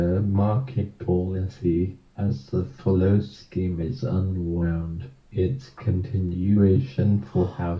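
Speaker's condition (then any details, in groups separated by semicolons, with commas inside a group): Motor neurone disease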